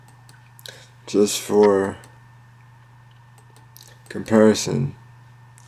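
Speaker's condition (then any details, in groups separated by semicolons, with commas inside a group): Cerebral palsy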